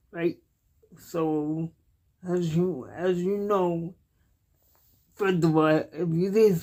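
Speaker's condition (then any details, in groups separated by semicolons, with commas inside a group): Cerebral palsy; cannot walk, uses wheelchair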